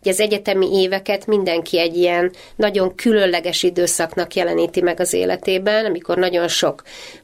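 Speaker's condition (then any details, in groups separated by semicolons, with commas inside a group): No condition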